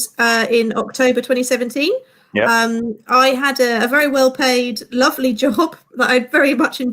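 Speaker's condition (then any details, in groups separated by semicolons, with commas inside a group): No condition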